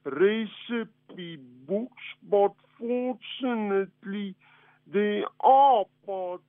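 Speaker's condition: Cerebral palsy; physical limitations requiring adjustments, types with single finger, reduced typing speed and accuracy; affects speed of communication

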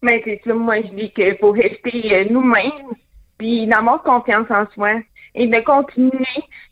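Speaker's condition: Hearing loss with cochlear implant; born deaf, lip reading helps, used masks with window; removes implant in water, total silence, phone understanding varies by person

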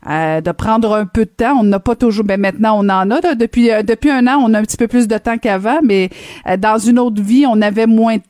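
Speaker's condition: No condition

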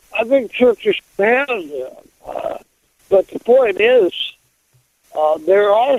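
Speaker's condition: Stroke; stroke at age 75; recent stroke; apologizes for presentation of speech after stroke, asks listeners to look for substance

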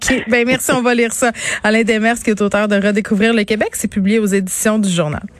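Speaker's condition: No condition

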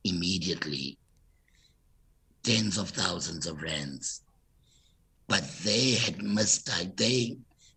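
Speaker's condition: Total laryngectomy; total laryngectomy for rare laryngeal cancer, suspected chondrosarcoma, surgeon Dr. Ismail, five operations, 24 days ICU; 25 months since laryngectomy, speaking with voice prosthesis since fifth operation; no natural voice, earlier Stephen Hawking-like voice, prior huskier voice, spasmodic dysphonia diagnosed

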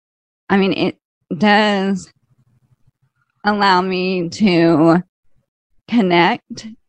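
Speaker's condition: ALS; slow progressing ALS, diagnosed February 2004 by neurologist, about 17 years since diagnosis; less physically affected than many guests due to slow progression

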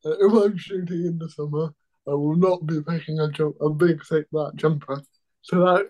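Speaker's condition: Cerebral palsy

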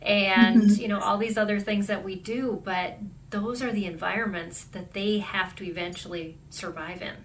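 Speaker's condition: No condition

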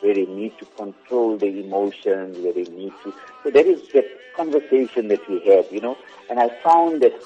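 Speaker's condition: No condition

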